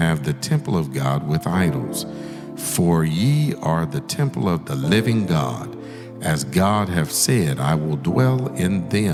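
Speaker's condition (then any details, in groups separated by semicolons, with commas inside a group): No condition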